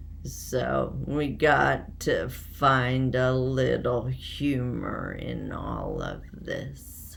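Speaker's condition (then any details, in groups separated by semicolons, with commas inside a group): Essential tremor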